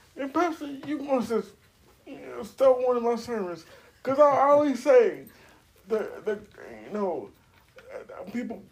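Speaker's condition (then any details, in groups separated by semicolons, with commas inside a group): Cerebral palsy; age 42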